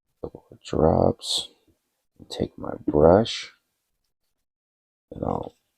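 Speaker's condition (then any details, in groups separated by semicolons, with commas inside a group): No condition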